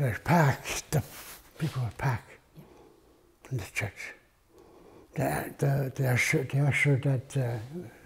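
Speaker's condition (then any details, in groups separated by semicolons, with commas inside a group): Parkinson's; failing health; hard time talking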